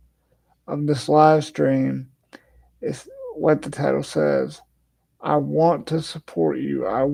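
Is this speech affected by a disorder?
Yes: cerebral palsy; has had speech therapy.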